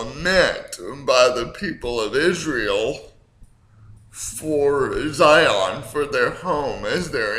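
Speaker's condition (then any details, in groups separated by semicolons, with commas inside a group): Cerebral palsy; speaks slower at times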